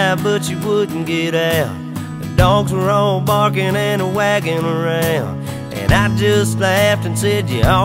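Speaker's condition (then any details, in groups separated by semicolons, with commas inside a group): No condition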